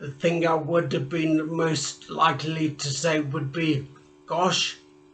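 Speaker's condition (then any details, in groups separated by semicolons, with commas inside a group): Traumatic brain injury; speech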